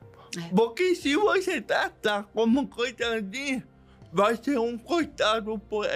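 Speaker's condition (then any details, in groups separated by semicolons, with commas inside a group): Cerebral palsy; diagnosed in childhood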